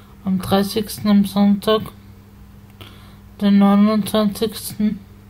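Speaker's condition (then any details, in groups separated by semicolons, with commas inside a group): Spasticity from birth; multiple sclerosis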